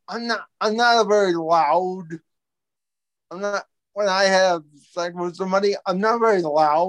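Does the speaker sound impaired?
Yes: cerebral palsy; quadriplegic, wheelchair user, can chew and eat solid food.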